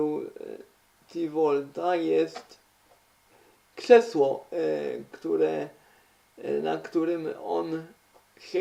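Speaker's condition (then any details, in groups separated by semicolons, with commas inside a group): Cerebral palsy; uses wheelchair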